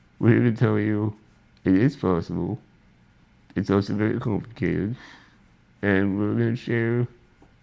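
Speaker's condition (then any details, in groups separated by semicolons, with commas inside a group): Spinal muscular atrophy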